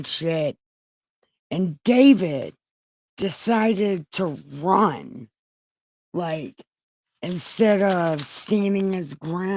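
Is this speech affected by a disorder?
Yes: brain injury.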